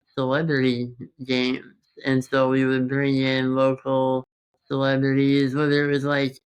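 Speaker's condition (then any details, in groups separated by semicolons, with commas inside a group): Congenital muscular dystrophy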